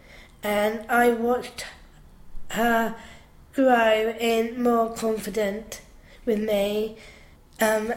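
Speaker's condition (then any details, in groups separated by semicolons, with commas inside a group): Down syndrome; down syndrome since birth, slow learning, held back a year at primary school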